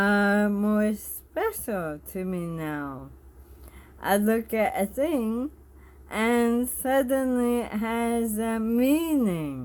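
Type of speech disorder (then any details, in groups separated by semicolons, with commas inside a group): Bulbar dysarthria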